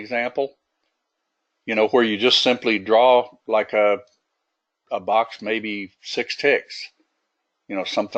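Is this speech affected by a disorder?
No.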